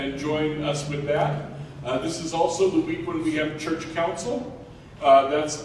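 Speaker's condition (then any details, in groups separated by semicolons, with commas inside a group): No condition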